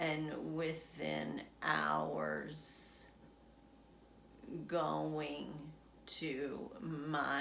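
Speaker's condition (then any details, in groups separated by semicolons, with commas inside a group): Essential tremor; affects legs as well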